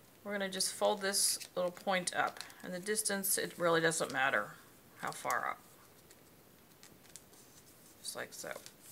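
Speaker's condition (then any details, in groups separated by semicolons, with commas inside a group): No condition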